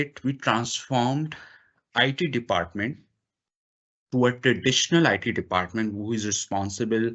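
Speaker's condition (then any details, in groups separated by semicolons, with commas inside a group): No condition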